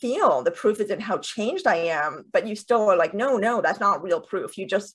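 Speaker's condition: Deafness with cochlear implants

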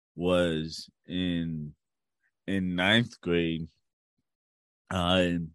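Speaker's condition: Cerebral palsy; speech reveals disability, speaks more slowly than others, articulate

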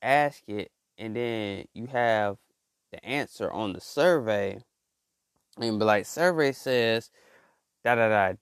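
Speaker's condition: No condition

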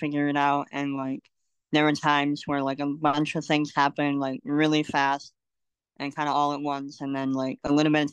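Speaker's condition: Cleft lip and palate; congenital, frequent illness and hospital stays in first year

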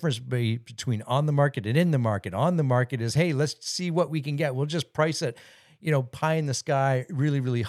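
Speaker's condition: No condition

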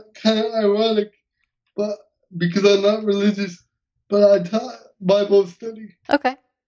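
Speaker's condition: Cerebral palsy; uses wheelchair, hearing intact

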